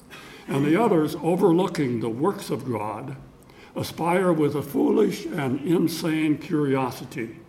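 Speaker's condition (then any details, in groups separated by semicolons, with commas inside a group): No condition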